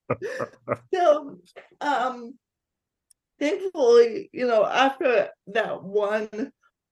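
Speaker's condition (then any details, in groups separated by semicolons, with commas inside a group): Cerebral palsy; physical disability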